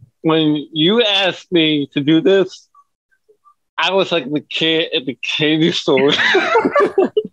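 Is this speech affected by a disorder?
Yes: cerebral palsy; present from birth, lower limbs affected.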